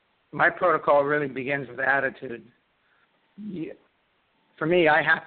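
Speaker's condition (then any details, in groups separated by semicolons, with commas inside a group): Parkinson's disease; left index finger tremor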